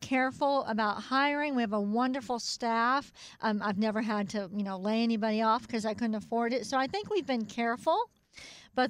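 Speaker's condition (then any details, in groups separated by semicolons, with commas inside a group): Cleft palate; cleft palate from birth, extensive speech therapy in childhood; must concentrate to make speech clear enough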